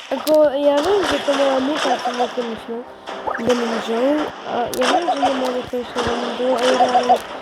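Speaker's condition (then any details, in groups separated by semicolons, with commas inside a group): No condition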